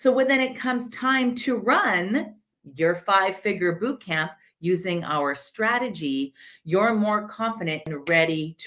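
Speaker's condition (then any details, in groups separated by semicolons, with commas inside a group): No condition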